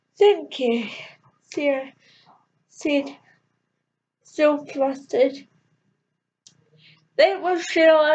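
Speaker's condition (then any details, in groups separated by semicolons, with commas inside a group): Cerebral palsy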